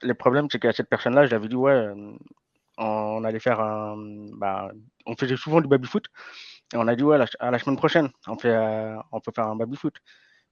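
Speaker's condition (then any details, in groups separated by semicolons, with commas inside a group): Hearing impairment from birth, congenital; degenerative hearing loss, may get worse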